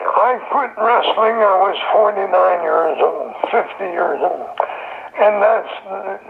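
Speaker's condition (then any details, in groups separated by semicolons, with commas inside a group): Throat cancer; survivor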